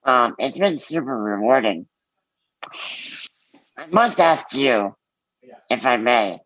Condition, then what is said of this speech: Muscular dystrophy. You know, because I have this growing platform and because I am a good public speaker, um, it would be wrong of me to throw that away.